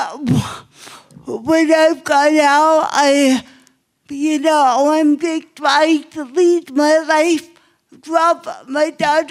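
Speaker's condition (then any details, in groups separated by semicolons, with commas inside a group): Cerebral palsy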